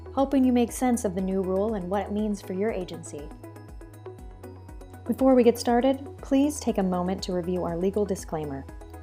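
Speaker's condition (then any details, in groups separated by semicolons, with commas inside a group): No condition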